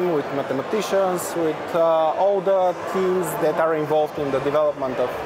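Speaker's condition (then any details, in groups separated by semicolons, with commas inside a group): No condition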